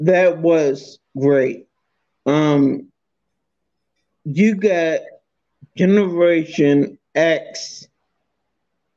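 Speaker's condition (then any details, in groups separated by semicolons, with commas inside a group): Multiple sclerosis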